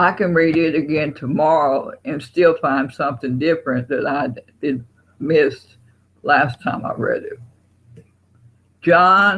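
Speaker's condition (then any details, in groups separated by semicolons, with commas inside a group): Parkinson's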